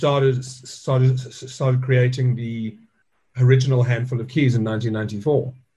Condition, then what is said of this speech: Stuttering. And we built in a joke about the fact that I have a speech impediment into the dialogue.